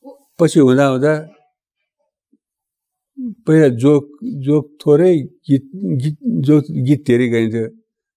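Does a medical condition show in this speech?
Yes: Parkinson's disease; elderly; slurred, jumbled speech, sometimes hard to understand, sometimes sounds fine, dry mouth.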